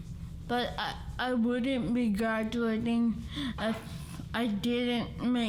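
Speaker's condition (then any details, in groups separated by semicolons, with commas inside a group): Cerebral palsy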